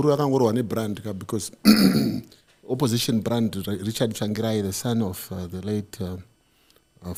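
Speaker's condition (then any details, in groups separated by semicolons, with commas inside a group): No condition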